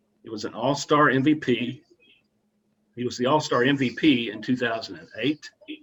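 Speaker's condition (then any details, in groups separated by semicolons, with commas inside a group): No condition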